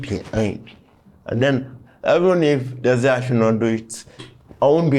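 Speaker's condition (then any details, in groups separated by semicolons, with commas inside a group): Cerebral palsy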